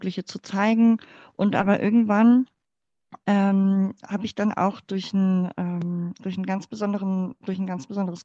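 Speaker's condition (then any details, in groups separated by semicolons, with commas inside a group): Cleft palate; congenital, born in former GDR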